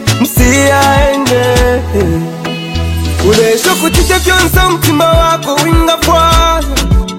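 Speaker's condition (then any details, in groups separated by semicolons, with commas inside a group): No condition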